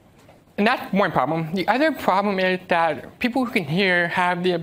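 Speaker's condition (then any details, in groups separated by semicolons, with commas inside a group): Deafness; uses American Sign Language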